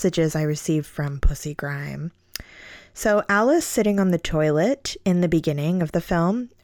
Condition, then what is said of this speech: No condition.